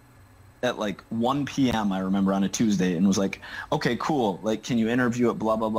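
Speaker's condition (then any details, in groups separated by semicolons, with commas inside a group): No condition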